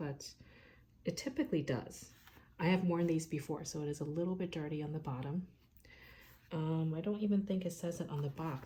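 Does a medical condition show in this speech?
No.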